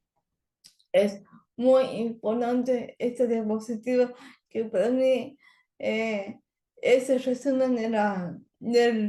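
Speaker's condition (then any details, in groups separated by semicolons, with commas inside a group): Cerebral palsy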